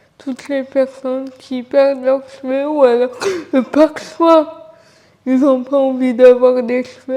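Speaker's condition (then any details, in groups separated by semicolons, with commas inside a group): Cerebral palsy; from birth, uses wheelchair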